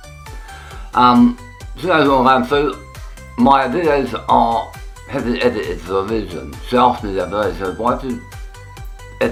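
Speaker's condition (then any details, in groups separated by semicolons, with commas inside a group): Tongue cancer; half tongue removed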